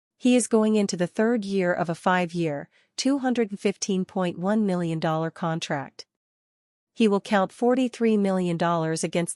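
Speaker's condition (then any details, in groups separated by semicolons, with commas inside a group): No condition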